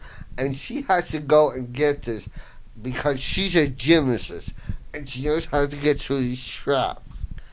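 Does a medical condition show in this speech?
Yes: voice box damage, traumatic brain injury; voice box partially damaged by fireman's trach tube, traumatic brain injury from smoke inhalation in fire; difficulty talking, lost singing voice, slight speech impediment, listeners misjudge as mentally impaired.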